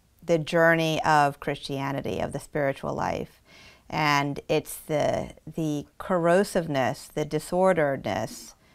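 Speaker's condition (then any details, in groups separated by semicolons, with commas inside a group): No condition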